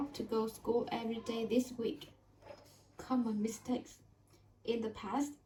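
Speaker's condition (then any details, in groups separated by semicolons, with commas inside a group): No condition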